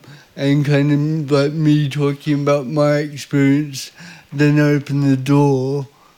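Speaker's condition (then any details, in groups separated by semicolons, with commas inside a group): Cerebral palsy; visible disability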